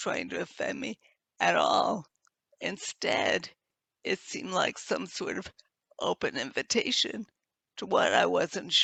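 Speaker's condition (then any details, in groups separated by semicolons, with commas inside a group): Multiple sclerosis; quadriplegic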